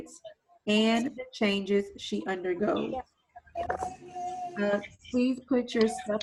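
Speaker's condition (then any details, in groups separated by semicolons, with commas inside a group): No condition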